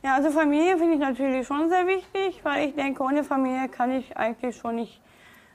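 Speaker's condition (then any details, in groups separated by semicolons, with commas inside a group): Down syndrome; food refusal in childhood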